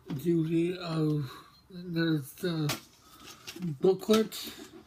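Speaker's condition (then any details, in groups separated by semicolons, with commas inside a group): Mobius syndrome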